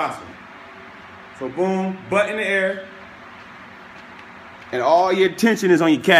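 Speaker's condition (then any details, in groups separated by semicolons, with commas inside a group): No condition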